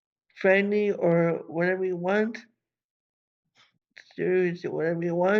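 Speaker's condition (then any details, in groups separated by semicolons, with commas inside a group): Cerebral palsy; from birth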